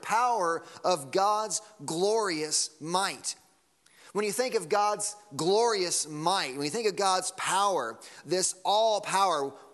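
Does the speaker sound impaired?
No.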